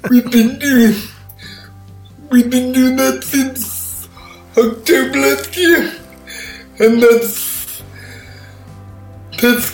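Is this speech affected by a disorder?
Yes: cerebral palsy; speech impairment, takes listeners a while to catch on, listeners hesitant to ask for repeats.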